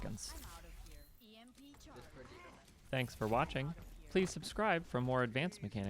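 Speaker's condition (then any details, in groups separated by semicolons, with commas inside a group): No condition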